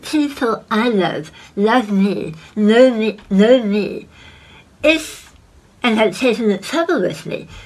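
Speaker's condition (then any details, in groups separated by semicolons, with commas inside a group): Head and neck cancer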